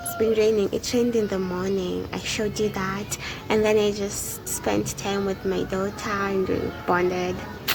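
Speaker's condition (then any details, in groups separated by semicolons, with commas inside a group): No condition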